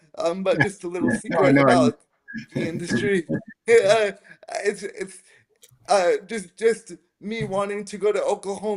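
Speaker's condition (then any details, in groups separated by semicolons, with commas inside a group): Spastic quadriplegic cerebral palsy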